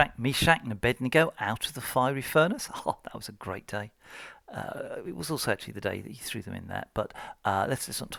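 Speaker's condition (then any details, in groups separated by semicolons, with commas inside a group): No condition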